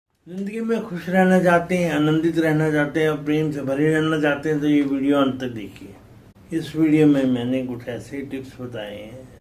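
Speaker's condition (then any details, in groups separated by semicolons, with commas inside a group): Cerebral palsy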